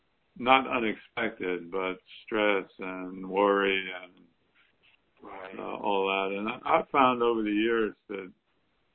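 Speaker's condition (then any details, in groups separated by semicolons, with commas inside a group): Parkinson's disease; acupuncture planned by Korean practitioner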